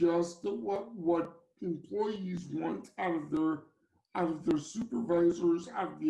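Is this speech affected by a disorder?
Yes: cerebral palsy; from birth.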